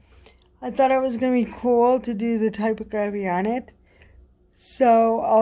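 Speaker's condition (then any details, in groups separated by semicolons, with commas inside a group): Cerebral palsy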